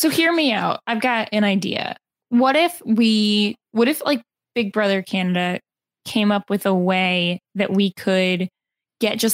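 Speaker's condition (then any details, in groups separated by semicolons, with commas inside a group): No condition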